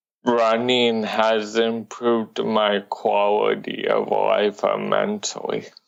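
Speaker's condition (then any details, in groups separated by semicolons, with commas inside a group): Cerebral palsy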